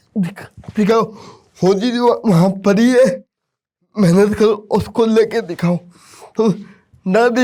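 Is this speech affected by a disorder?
Yes: cerebral palsy.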